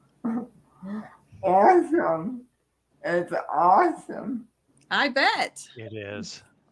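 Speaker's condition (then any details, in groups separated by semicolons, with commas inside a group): Cerebral palsy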